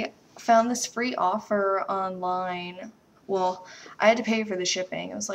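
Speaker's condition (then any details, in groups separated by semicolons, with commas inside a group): No condition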